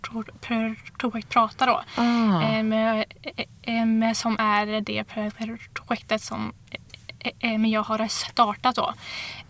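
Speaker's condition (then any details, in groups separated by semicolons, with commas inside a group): Stuttering; long-standing stuttering; uncontrollable stuttering, sometimes worse with nervousness, unpredictable, amount varies by day; repeated sounds, blocks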